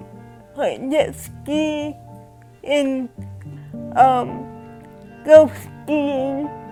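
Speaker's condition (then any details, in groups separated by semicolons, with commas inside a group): Cerebral palsy; right side affected, body curled, physical therapy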